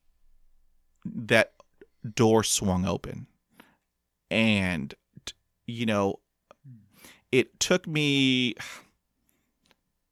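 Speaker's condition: Stuttering; before age 40 switched feared words mid-sentence to avoid blocks, mentally exhausting, Xanax from doctor before presenting; still stutters, openly discloses, no longer avoids words, unedited stutter on podcast My Stuttering Life; stutters on every letter and word, in Turkish, English, Spanish, takes longer; prolonged sounds, blocks

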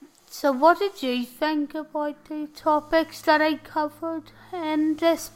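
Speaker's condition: Tracheostomy and ventilator dependent

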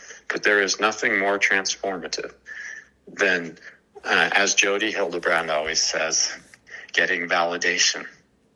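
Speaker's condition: No condition

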